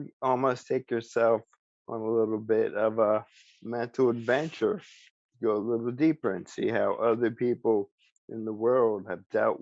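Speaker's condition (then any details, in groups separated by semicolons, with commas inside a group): ALS; speech still preserved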